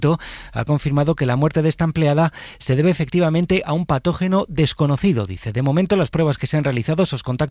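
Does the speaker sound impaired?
No.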